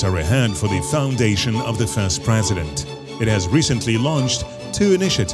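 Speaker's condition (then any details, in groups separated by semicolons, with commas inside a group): No condition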